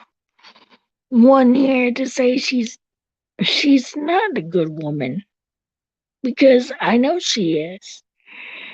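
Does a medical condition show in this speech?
Yes: cerebral palsy; tracheotomy.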